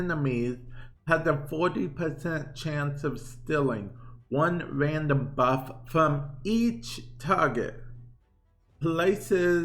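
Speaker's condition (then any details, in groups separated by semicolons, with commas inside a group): Cerebral palsy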